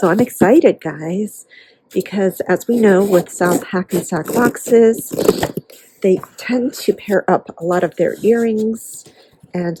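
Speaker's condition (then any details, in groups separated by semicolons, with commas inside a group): No condition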